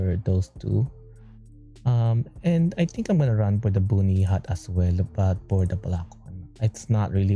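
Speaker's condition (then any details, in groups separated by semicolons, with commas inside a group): No condition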